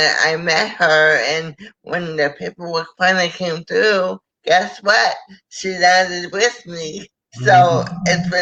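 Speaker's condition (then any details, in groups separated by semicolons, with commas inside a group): Cerebral palsy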